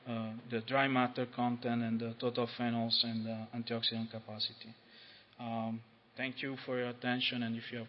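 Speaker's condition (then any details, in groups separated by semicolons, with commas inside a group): No condition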